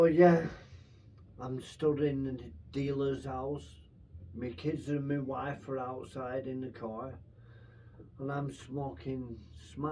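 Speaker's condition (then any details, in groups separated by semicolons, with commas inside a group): Brain infection with surgery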